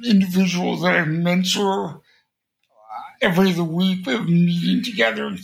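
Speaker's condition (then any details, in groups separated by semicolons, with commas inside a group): Cerebral palsy; congenital, since birth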